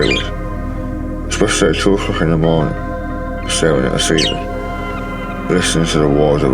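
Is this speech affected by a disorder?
Yes: stage 4 tongue cancer; voice changed since operation.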